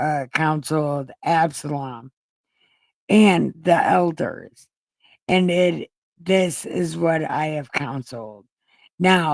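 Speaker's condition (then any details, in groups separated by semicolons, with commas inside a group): Brain injury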